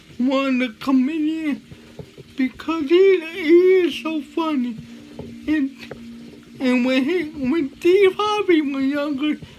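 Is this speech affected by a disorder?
Yes: cerebral palsy; present from birth; cannot dress himself.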